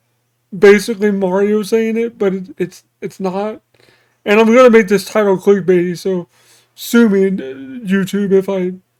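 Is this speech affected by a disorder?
Yes: cerebral palsy.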